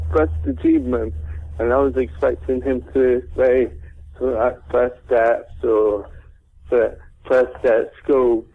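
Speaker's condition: Cerebral palsy; present from birth

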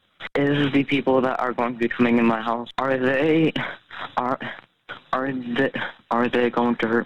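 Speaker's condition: Stuttering; stutters during emergency call, apologizes for stuttering; repeated sounds, prolonged sounds, blocks

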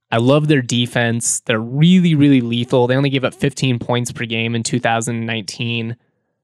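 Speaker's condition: No condition

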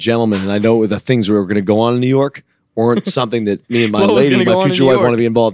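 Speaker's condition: No condition

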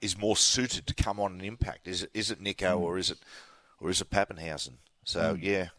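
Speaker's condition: No condition

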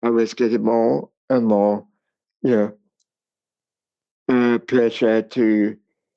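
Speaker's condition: Cerebral palsy; speech impairment

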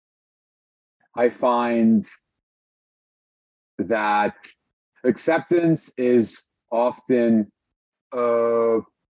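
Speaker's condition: Stutter; audible stutter, pauses may sound like internet lag; prolonged sounds, blocks

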